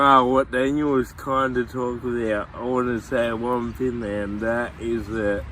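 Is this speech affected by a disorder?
Yes: cerebral palsy; from birth, tight muscles.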